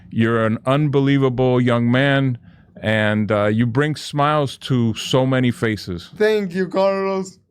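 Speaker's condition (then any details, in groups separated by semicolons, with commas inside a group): No condition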